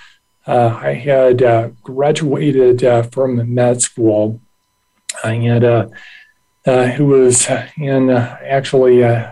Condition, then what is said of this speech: Aphasia. Aphasia is a speech and language deficit, and so obviously I still struggle a little with